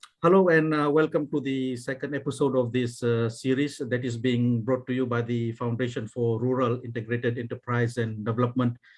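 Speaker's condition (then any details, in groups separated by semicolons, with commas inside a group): No condition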